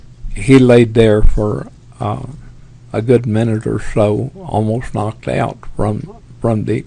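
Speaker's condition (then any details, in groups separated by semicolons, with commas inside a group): Parkinson's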